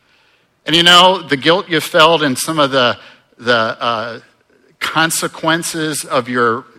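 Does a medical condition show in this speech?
No.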